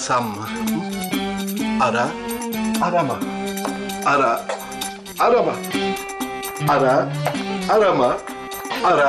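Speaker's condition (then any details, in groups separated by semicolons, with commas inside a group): No condition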